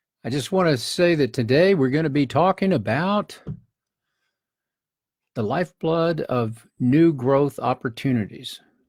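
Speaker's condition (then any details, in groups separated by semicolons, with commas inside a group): No condition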